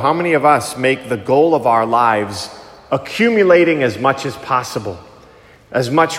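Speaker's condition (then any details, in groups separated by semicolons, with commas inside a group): No condition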